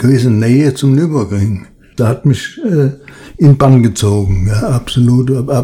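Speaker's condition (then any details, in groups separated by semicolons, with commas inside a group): Parkinson's disease; needs much training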